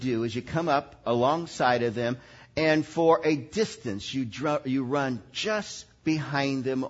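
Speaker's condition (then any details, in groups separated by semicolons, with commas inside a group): No condition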